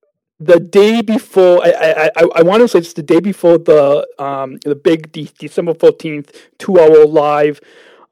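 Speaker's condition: Stuttering; lifelong stuttering; repeated words

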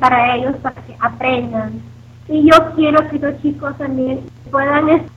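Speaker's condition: Down syndrome; self-described good language

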